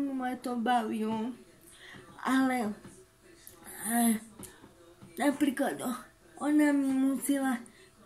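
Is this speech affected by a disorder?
Yes: cerebral palsy.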